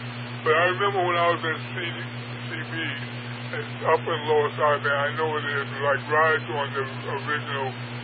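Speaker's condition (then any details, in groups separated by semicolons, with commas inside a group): Parkinson's; unable to get around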